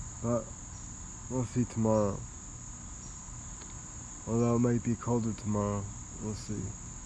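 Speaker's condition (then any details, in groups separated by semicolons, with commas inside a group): Cerebral palsy, spastic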